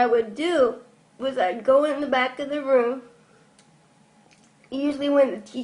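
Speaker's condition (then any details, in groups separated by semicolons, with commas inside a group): Cerebral palsy; from birth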